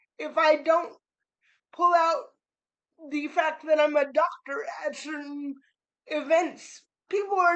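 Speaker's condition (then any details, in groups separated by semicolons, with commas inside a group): Cerebral palsy; spastic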